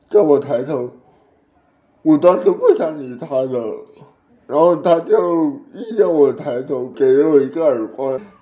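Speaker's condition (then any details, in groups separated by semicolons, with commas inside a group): Cerebral palsy; over ten minutes of resuscitation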